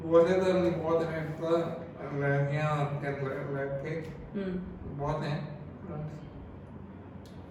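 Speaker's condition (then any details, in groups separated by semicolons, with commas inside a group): Cerebral palsy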